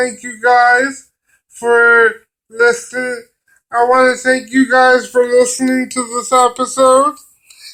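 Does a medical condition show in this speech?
Yes: cerebral palsy; limited use of the hands.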